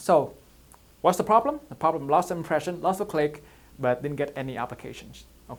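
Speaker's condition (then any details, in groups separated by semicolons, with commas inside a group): No condition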